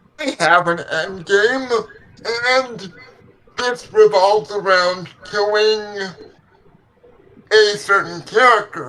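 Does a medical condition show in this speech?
Yes: cerebral palsy; legs affected.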